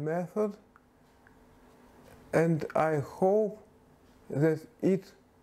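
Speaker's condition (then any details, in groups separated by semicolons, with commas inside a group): Parkinson's disease; tremor of hands and body; over 8 years, hands and body tremble, difficulty typing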